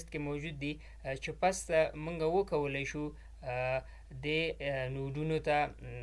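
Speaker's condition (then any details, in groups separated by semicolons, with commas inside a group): No condition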